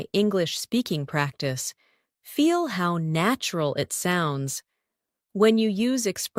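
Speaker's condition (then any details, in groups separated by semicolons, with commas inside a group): No condition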